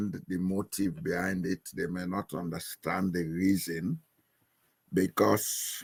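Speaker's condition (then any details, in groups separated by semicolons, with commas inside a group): No condition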